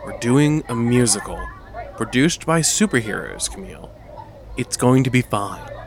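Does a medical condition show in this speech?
No.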